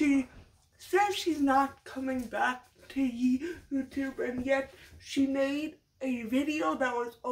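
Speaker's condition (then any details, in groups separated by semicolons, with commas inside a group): Cerebral palsy, severe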